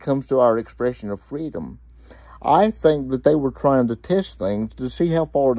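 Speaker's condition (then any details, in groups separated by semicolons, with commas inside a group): Cerebral palsy; uses wheelchair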